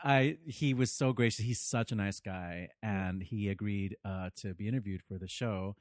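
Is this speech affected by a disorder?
No.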